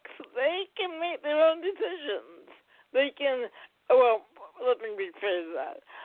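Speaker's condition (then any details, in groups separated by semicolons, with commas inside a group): Cerebral palsy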